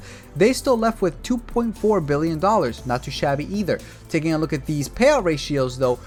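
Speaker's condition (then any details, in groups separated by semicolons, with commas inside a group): No condition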